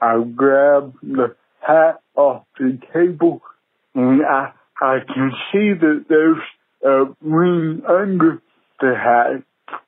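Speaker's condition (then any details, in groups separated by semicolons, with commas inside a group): Cerebral palsy; present from birth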